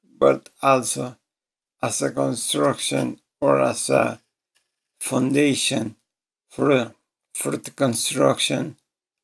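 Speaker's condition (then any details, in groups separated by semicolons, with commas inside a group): ALS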